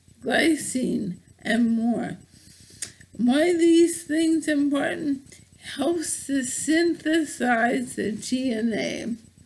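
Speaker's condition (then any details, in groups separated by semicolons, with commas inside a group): Bulbar ALS; bulbar onset, mouth and tongue muscles affected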